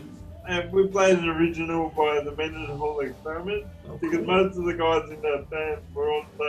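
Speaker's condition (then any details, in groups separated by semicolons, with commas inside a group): Cerebral palsy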